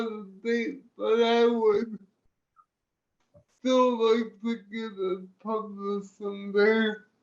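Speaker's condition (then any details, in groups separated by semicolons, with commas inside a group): Cerebral palsy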